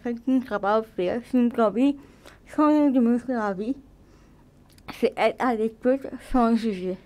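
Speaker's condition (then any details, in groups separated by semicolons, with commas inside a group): Cerebral palsy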